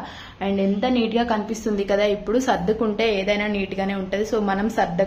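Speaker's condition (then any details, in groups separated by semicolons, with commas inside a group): No condition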